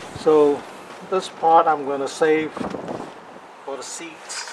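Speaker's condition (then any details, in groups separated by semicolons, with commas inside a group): No condition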